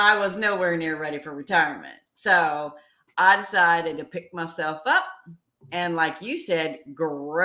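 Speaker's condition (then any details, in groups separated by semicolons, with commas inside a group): No condition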